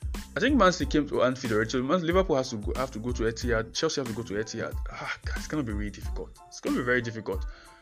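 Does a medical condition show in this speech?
No.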